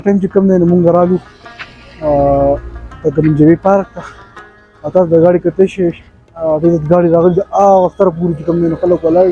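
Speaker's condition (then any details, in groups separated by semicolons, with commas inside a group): No condition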